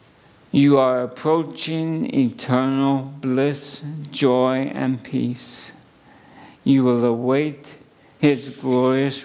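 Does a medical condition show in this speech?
Yes: ALS; under neurologist care.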